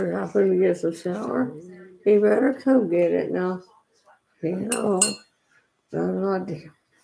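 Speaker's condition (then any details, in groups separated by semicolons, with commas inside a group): Cerebral palsy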